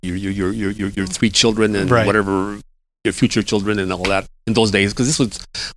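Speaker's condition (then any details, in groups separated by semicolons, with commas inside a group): Stuttering; stutter since childhood, through school and early working years; largely stopped after Dale Carnegie public speaking course, still occasional stutter, fear of speaking gone; worse when stressed or tired, phone calls very hard, once could barely talk to anyone; repeated words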